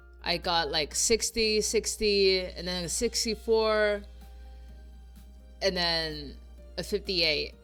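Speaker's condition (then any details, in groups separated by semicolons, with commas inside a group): No condition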